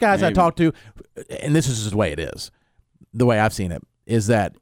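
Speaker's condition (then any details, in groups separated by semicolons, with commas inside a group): No condition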